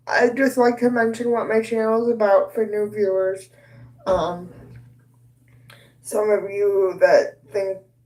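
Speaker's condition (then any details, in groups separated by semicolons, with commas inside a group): Cerebral palsy; both hands affected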